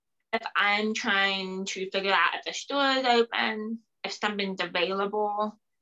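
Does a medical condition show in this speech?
Yes: hearing loss; trouble following speech when others turn away or approach from behind.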